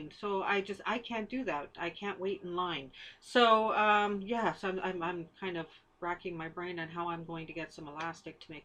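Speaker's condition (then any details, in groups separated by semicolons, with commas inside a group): No condition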